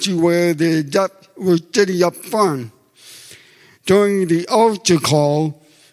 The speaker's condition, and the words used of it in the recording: Deafness. I tell you this so that you will understand that even though I am deaf, I am comfortable in speaking and using my voice.